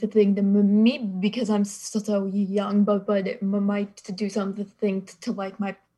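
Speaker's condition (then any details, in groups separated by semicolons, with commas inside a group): Stutter after mini-stroke; stutter since age 20, likely COVID-related mini-stroke, stroke unconfirmed on imaging, neurodeficits; speech problems began days before recording, recently hospitalized, brain fog, speech therapy suggested; word-finding problems, trouble getting words out; repeated sounds, prolonged sounds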